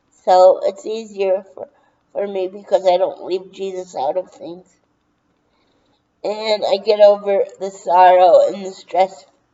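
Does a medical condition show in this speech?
Yes: cerebral palsy.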